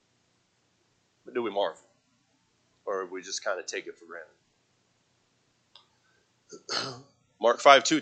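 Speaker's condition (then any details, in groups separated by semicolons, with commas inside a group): No condition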